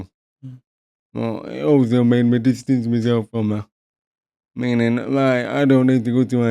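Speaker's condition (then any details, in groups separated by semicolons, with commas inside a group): Paralysis after childhood accident; lifelong since age five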